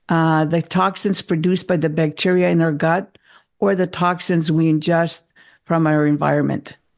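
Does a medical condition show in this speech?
No.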